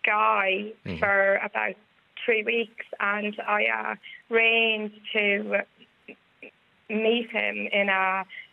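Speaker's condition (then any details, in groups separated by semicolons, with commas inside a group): Stutter; stutter beginning in childhood; adult, still stutters; stutters on phone calls and ordering, stuck on words, worse under pressure or when others finish words, eases with talking; prolonged sounds, blocks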